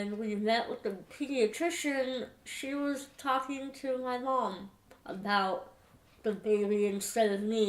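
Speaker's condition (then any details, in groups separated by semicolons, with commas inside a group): Moebius syndrome; small tongue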